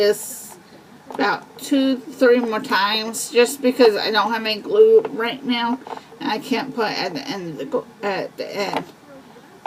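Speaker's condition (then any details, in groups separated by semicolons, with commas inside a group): Cerebral palsy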